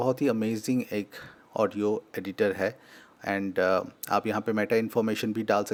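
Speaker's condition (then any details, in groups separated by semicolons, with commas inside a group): No condition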